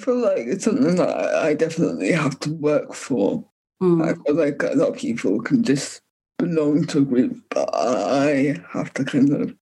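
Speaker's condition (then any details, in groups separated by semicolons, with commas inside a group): Cerebral palsy; affects arm and leg movement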